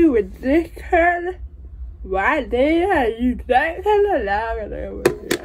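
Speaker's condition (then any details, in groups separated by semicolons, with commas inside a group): Cerebral palsy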